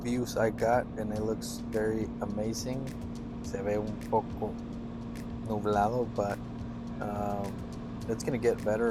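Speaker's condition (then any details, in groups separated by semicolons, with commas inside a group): No condition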